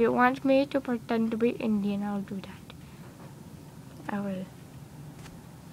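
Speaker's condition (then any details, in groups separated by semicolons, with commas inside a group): No condition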